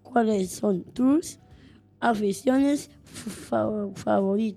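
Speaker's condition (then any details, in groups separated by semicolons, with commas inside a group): Down syndrome; present from birth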